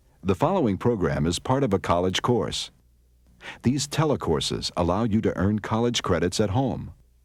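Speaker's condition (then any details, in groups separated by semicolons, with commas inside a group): No condition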